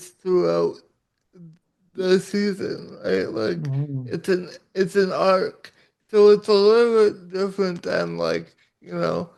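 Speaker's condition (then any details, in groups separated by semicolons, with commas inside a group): Cerebral palsy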